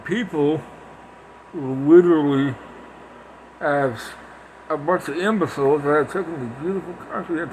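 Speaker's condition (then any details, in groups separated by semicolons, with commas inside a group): Parkinson's; speech impediment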